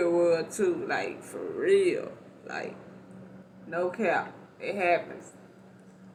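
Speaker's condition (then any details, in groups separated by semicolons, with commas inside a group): Cerebral palsy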